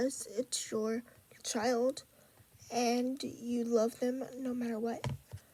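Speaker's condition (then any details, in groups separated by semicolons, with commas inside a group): Cerebral palsy; unable to walk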